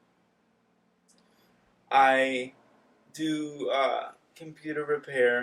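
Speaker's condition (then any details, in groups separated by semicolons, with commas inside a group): Cerebral palsy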